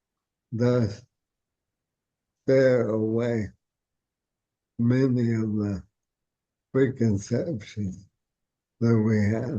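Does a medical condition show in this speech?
Yes: ALS.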